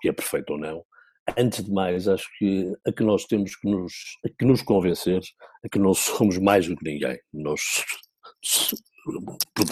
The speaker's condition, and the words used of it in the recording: Stuttering. Há alturas em que eu gaguejo mais numas palavras ou num conjunto de sílabas, portanto, do que outras